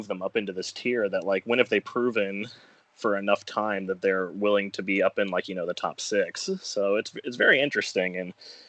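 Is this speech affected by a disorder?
No.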